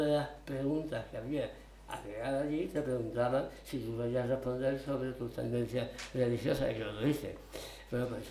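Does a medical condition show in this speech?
Yes: tongue cancer, partial glossectomy; half of tongue removed for cancer.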